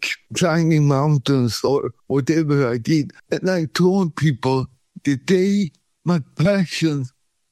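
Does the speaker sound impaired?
Yes: cerebral palsy; from birth.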